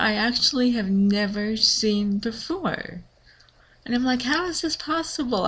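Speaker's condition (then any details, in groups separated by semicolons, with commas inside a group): Cerebral palsy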